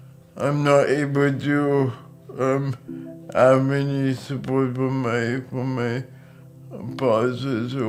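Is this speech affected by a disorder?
Yes: cerebral palsy; physical disability.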